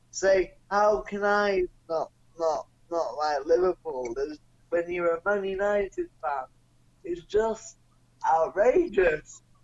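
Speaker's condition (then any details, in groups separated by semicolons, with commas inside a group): Cerebral palsy; non-progressive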